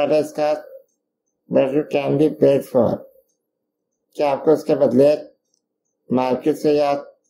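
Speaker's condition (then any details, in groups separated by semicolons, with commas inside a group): Duchenne muscular dystrophy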